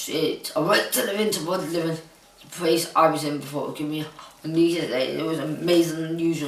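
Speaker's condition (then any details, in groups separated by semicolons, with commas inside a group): Huntington's disease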